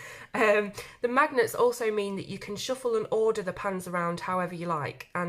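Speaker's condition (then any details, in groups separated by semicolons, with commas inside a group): No condition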